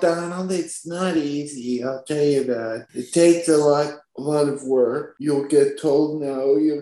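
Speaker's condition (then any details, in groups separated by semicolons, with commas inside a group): Spastic quadriplegic cerebral palsy; born at 27 weeks gestation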